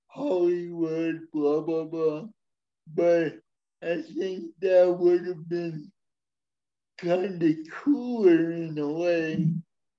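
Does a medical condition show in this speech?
Yes: speech impairment; speech not perfect.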